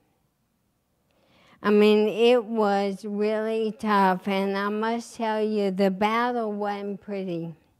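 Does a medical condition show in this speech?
Yes: ALS; recently diagnosed.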